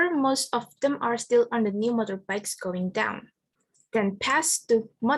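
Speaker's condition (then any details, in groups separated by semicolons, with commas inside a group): No condition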